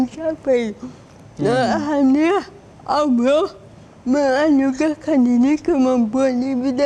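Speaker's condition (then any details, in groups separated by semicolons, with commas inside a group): Cerebral palsy; walking relatively difficult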